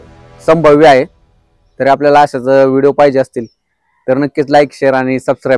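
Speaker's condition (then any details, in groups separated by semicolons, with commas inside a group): No condition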